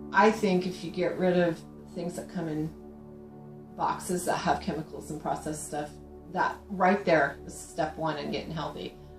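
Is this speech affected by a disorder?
No.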